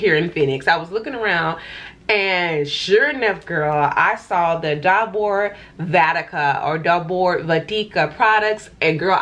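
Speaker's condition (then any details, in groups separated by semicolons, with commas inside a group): No condition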